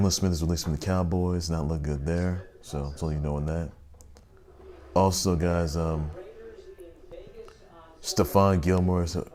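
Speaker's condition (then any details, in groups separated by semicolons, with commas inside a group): No condition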